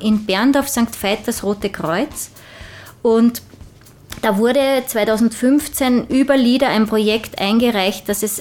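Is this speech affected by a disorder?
No.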